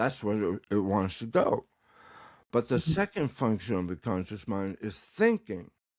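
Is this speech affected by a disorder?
Yes: tongue cancer; recovering, tongue exercises.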